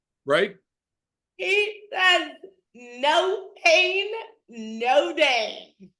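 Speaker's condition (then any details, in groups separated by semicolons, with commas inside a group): Dystonia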